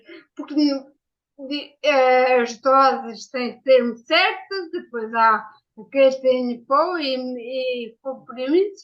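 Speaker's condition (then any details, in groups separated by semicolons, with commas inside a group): Ataxia after brain injury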